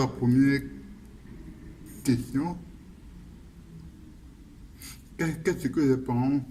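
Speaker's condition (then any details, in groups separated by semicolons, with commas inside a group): Cerebral palsy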